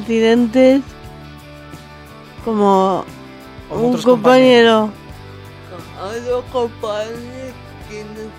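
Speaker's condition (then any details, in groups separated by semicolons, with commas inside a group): Cerebral palsy; present from birth, described as brain injury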